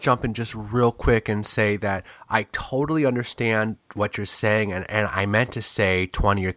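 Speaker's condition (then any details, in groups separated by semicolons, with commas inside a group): No condition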